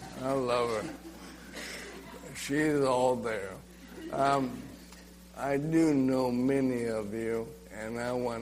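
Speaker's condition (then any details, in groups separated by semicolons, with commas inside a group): ALS; ALS (amyotrophic lateral sclerosis, Lou Gehrig's), nerve disease attacking nerves and muscles; diagnosed last summer, end of life approaching, muscles quickly stopping working, legs affected, drops things; slurred, slow speech, choking, spitting, swallowing problems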